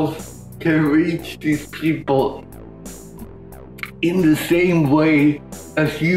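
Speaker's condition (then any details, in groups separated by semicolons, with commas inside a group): Cerebral palsy, severe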